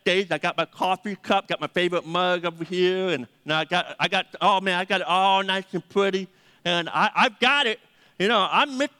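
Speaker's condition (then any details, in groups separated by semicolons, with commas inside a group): Deafness; hard time hearing phone callers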